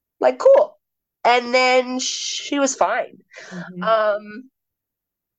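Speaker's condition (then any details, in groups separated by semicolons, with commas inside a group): Stuttering; stuttering since early childhood, worse at puberty, stretched-speech therapy with specialist Beryl Dodge from about 13; age 30, recently worsened to pretty unmanageable, struggling to speak in everyday situations; sometimes so severe cannot speak at all, stutters hard when nervous, exhausting and tiring; prolonged sounds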